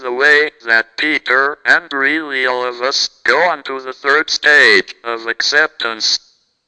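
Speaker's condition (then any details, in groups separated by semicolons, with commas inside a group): Cerebral palsy, speech-generating device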